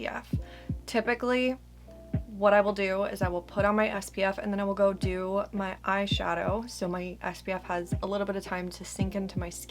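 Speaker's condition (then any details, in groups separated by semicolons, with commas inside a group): No condition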